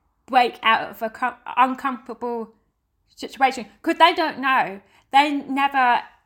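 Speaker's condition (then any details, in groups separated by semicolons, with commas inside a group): Deafness; hears song beat and singing but not words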